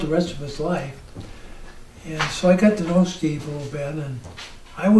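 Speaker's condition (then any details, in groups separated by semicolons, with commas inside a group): ALS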